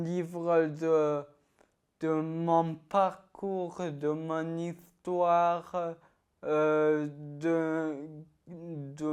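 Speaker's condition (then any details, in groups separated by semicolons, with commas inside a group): Ataxia-telangiectasia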